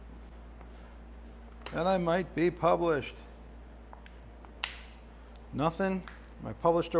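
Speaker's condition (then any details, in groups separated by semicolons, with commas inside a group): No condition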